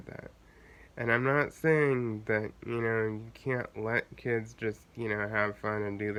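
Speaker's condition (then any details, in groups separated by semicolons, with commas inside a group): Cerebral palsy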